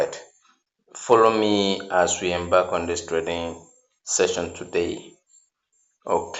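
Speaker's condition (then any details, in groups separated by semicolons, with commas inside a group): No condition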